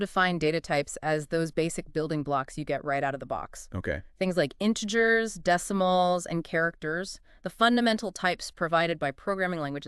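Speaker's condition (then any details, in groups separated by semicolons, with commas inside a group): No condition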